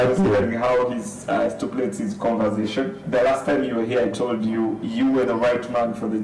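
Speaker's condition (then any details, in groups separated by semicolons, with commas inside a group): No condition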